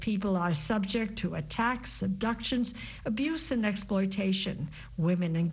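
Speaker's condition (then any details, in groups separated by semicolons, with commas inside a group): No condition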